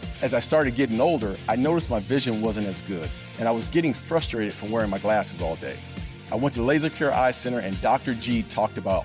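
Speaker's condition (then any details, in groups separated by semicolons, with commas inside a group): No condition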